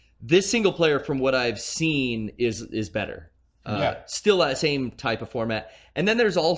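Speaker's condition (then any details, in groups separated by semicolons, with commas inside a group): No condition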